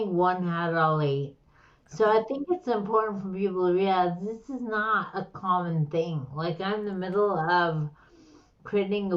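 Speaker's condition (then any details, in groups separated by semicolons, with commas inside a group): Slurred speech; brain condition, weakness, stroke-like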